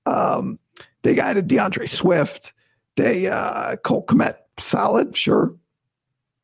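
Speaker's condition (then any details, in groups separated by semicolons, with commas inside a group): Vocal cord surgery recovery; recovering from vocal cord surgery, starting vocal coach physical therapy today, doctor approves talking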